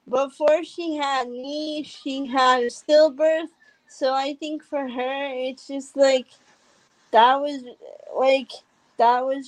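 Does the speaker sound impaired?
Yes: cerebral palsy; congenital, high muscle tone in lower body, cannot walk, drives electric wheelchair.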